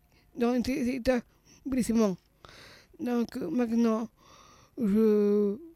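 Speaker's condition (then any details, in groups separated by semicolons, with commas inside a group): Down syndrome (trisomy 21); heart surgery at age one after Staphylococcus aureus infection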